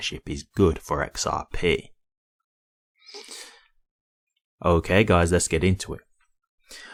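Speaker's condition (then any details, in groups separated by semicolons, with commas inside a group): No condition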